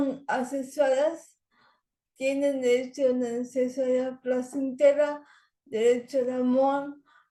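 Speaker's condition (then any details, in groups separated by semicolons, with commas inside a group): Cerebral palsy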